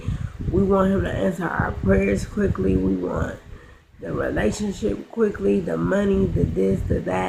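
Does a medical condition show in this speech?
Yes: cerebral palsy, spastic.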